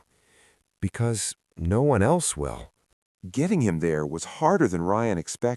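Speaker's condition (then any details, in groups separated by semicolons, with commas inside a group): No condition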